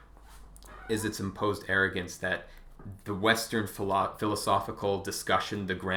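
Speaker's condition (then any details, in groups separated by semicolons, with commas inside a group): No condition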